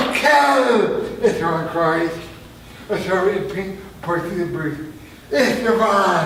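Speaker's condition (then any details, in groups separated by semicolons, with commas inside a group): Traumatic brain injury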